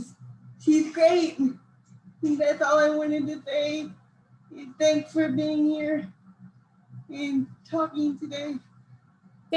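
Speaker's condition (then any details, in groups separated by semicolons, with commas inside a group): Cerebral palsy; unable to type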